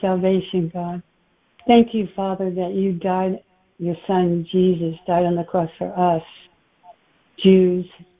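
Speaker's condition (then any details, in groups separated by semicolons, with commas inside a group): Parkinson's; hobbling, age 86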